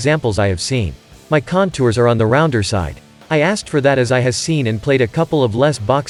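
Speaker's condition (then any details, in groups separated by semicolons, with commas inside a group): No condition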